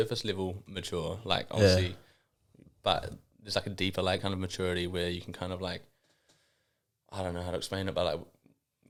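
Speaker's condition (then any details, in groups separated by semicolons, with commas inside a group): No condition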